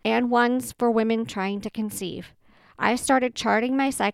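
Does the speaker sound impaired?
Yes: cleft palate with Pierre Robin, Pierre Robin sequence, no cleft lip; congenital Pierre Robin, cleft palate without lip, one-side enlarged tongue hemangioma, three palate surgeries incl. uvula attachment; palate closed, jaw improved expanders, Frankel, braces, scarred eardrums from four tube sets, constant ear ringing; childhood sound substitutions from open palate, speech therapy through 4th-5th grade, normal since surgery near twelve.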